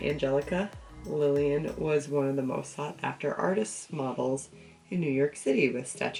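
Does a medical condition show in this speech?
No.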